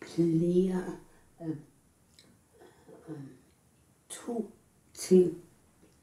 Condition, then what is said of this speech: Aphasia. Øh, og altså, en ting er, at de ikke har tid til det, men det er også ligesom om, at når du nu ikke kan tale, ja.